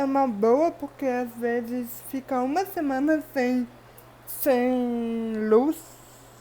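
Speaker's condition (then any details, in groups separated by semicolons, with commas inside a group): Cerebral palsy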